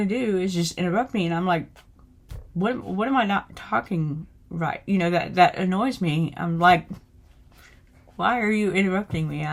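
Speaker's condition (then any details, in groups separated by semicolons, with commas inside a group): No condition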